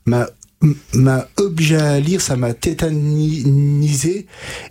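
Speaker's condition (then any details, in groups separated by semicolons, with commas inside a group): Stuttering; onset age 5-6, severe until 20, no childhood therapy, stuttering therapist Catherine Daubier in Nancy from age 20-22; age 33, about 27-28 years since onset, several years of speech therapy done, fluency techniques learned; blocks and repetitions, formerly blocked in every sentence, once could not read aloud, formerly signed with fingers; repeated words, prolonged sounds, blocks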